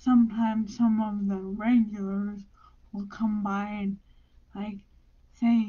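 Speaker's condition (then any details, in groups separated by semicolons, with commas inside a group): Brain injury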